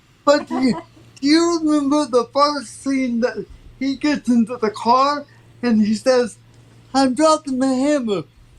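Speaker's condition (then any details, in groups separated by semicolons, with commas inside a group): Cerebral palsy; from birth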